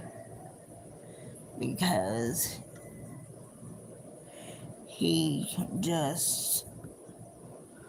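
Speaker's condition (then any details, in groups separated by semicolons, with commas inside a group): Cerebral palsy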